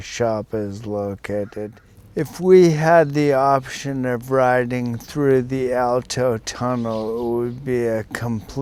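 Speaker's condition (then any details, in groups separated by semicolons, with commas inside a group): ALS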